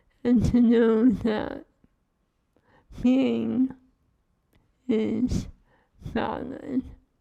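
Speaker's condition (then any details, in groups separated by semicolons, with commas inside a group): ALS; feeding tube; swallowing lost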